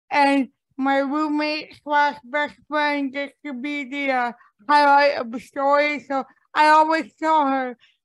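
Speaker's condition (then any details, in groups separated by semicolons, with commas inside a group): Cerebral palsy; arthritis since age 30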